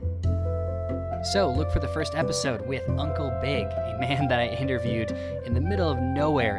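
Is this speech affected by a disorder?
No.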